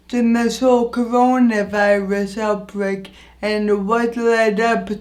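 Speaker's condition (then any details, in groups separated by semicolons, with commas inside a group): Anoxic brain injury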